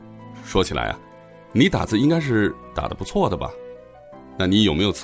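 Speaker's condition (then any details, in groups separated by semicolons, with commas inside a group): No condition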